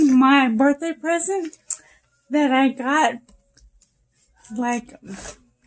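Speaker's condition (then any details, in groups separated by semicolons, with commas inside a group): Brain injury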